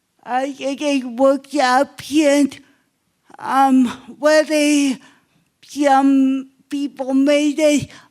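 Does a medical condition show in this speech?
Yes: cerebral palsy; obvious speech impairment.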